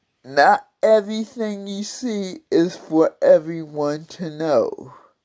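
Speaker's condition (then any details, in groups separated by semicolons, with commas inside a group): Cerebral palsy; several unnoticed strokes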